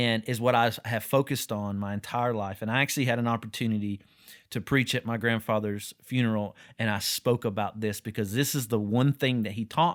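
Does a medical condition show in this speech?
No.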